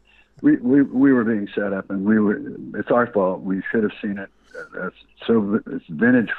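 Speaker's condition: Parkinson's disease

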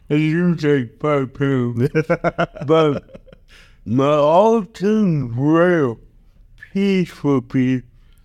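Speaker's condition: Cerebral palsy

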